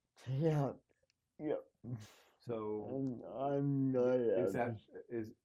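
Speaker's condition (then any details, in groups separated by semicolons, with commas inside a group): Cerebral palsy; needs help at night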